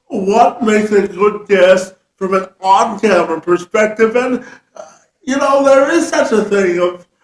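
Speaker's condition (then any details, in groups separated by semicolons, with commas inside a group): Cerebral palsy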